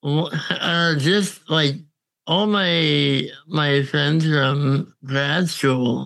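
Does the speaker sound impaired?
Yes: congenital muscular dystrophy; chronically physically disabled.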